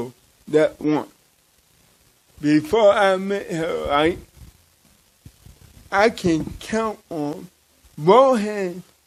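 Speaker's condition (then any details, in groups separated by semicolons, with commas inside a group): Cerebral palsy; from birth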